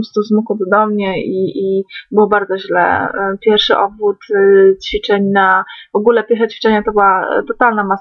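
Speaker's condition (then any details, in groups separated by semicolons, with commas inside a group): No condition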